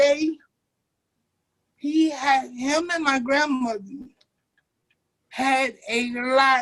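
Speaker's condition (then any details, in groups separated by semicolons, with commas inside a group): Cerebral palsy; 27 years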